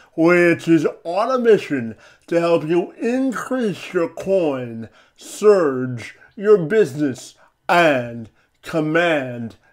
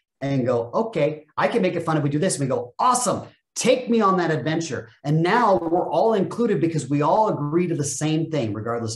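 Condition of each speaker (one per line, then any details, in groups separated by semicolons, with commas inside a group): Cerebral palsy; spastic quadriplegic, from birth, cannot walk normally, childhood physical therapy
No condition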